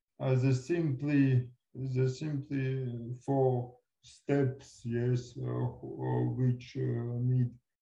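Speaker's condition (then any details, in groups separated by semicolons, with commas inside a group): Cerebral palsy; from birth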